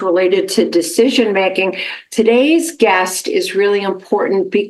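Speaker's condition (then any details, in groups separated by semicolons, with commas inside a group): No condition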